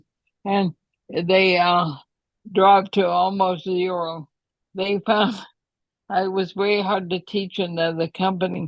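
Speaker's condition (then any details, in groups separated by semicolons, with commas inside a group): ALS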